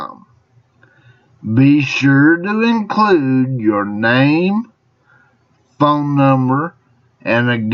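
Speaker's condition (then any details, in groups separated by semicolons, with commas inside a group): Traumatic brain injury; car crash, jaw shattered, multiple surgeries; recovery very difficult, initial 61-day coma, 18+ months therapies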